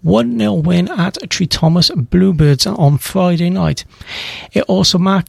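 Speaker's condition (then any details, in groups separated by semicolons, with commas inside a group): No condition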